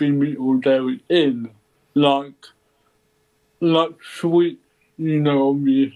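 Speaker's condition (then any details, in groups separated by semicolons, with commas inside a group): Cerebral palsy; ataxic type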